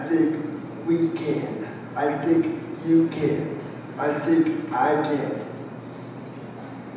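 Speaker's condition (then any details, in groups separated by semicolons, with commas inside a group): Cerebral palsy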